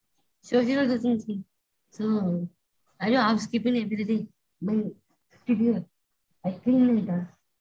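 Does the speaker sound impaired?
Yes: Down syndrome; extra chromosome, diagnosed around 4th month after birth, developmental delays, early intervention, physiotherapy, speech therapy; age 29; short simple sentences, some ungrammatical phrasing, mother rephrases questions for her.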